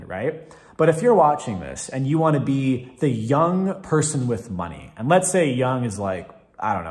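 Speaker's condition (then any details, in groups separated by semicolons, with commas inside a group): No condition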